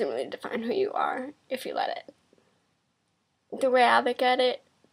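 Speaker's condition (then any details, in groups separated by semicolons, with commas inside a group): Cerebral palsy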